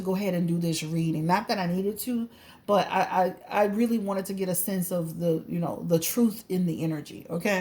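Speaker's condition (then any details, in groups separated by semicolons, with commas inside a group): No condition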